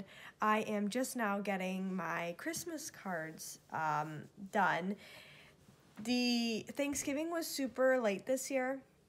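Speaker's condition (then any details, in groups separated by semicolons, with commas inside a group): No condition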